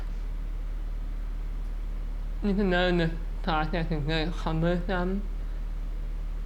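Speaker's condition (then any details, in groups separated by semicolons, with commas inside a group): Muscular dystrophy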